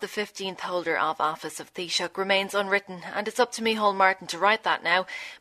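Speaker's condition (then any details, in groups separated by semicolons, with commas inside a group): No condition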